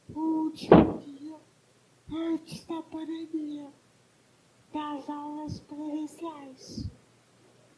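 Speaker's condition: Cerebral palsy; lesion less severe than others

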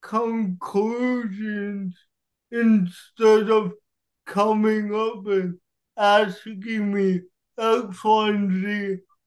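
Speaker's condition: Cerebral palsy; wheelchair user

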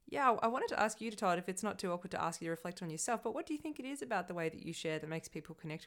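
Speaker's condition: No condition

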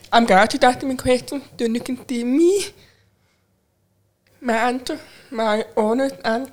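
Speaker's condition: Profound deafness, cochlear implant; learned to talk before sign language, speaks to hearing people, signs to deaf people

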